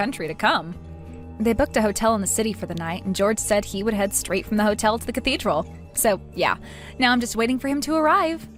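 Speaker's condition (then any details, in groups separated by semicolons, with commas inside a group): No condition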